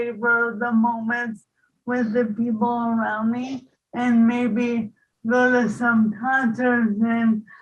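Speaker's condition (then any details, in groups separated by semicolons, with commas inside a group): ALS, bulbar onset; voice onset, voice-only symptoms six months; onset two years ago, diagnosed one year ago; early speech change, sounded drunk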